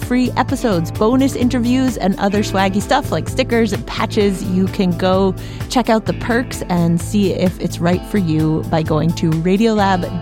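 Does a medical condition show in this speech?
No.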